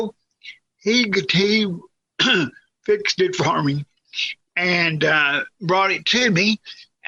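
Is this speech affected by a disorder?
Yes: cerebral palsy, severe; present from birth, quadriplegic, wheelchair most of life.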